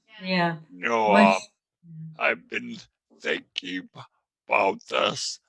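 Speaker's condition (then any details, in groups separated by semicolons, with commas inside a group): Traumatic brain injury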